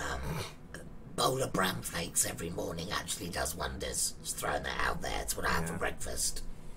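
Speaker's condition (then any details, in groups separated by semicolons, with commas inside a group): Laryngectomy; laryngectomy for thyroid cancer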